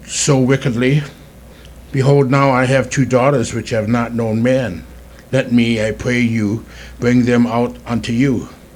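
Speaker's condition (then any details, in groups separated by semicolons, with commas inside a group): No condition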